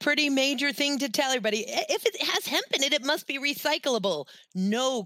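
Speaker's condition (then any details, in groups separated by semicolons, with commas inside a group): No condition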